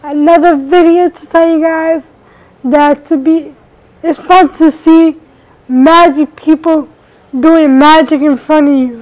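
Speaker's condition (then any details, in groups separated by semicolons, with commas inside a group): Cerebral palsy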